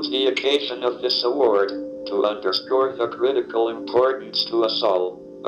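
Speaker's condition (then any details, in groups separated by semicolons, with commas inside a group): ALS, speech-generating device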